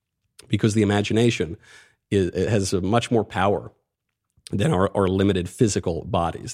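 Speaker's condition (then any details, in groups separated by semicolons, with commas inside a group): No condition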